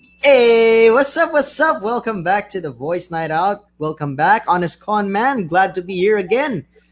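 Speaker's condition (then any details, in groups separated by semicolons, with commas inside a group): No condition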